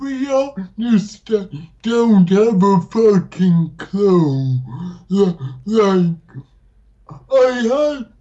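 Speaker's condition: Dysarthria; from cerebral palsy

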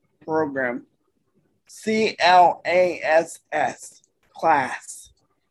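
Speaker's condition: Cerebral palsy; hands distorted

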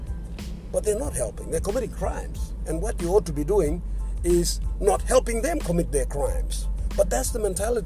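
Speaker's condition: No condition

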